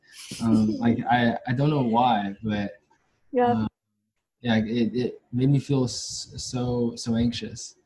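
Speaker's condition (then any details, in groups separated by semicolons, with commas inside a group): Stuttering; onset around age 5 or 6, biological father and maternal grandfather stutter, childhood speech therapy including easy onset; attends NSA and Stutter Social online support meetings; much worse when hiding it, hardly stutters when relaxed and open, harder at school, grandmother hears none; repeated words, prolonged sounds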